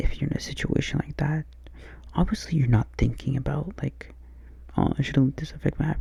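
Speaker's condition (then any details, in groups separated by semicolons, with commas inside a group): No condition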